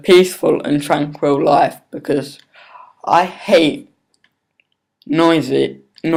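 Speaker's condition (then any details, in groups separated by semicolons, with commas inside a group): Cerebral palsy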